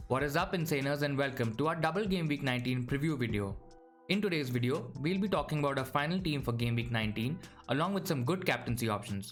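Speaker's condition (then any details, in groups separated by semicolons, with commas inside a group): No condition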